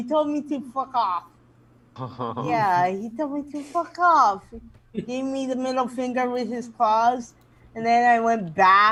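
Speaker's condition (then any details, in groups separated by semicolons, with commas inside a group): Mild cerebral palsy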